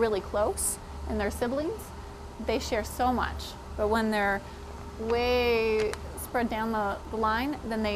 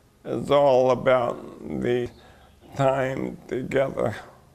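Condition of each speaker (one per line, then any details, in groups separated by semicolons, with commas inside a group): No condition
ALS (Lou Gehrig's disease); five years since onset, slow progression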